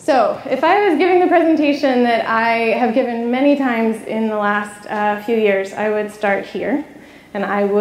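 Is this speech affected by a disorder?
No.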